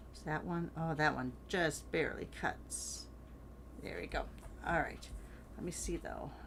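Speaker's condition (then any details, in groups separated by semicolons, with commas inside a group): No condition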